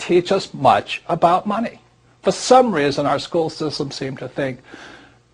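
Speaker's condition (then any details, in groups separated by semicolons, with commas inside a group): No condition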